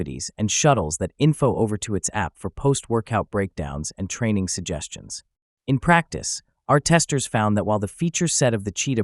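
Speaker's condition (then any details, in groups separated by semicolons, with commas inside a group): No condition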